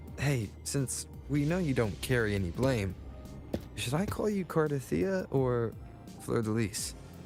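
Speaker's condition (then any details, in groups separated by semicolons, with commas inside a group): No condition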